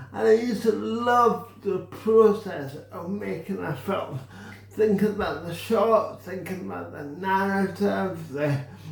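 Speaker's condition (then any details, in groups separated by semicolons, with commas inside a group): Cerebral palsy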